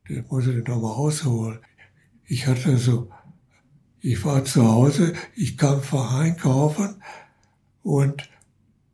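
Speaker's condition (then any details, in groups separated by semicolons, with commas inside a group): Parkinson's disease; progressive Parkinson's disease, arm tremor, finger cramping, arm dislocated in car accident with ongoing pain; could not speak properly during earlier sudden spinning vertigo episode, caller noticed voice, ambulance called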